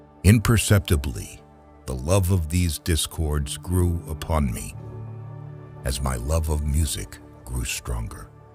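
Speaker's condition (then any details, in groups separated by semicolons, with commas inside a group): No condition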